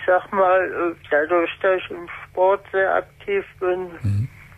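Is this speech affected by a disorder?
Yes: spastic paralysis since birth; congenital, mainly affects the hands, writing or holding a full glass looks drunk to outsiders; able to communicate normally.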